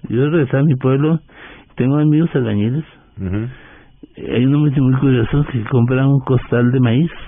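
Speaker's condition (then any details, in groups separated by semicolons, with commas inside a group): Parkinson's disease; seen last week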